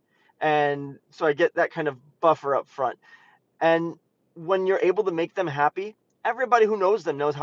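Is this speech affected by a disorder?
No.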